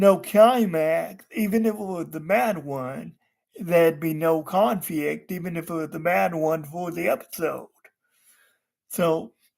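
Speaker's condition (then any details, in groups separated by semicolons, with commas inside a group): Cerebral palsy; wheelchair user, unable to walk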